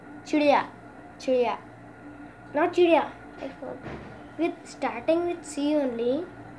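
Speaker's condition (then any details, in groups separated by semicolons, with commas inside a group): No condition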